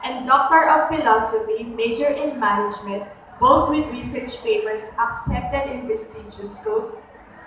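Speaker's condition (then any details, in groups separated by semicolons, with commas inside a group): No condition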